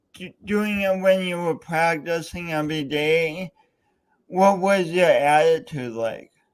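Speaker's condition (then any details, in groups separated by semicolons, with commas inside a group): Cerebral palsy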